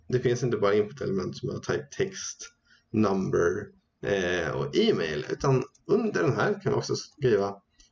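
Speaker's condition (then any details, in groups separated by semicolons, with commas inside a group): No condition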